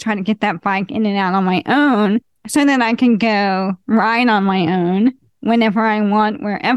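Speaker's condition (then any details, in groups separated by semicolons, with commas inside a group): ALS; voice changing and declining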